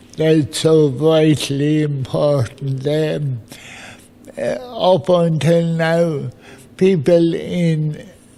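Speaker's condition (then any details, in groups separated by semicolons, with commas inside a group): Cerebral palsy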